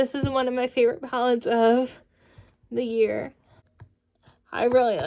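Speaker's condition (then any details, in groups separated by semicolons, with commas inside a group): Cerebral palsy, spastic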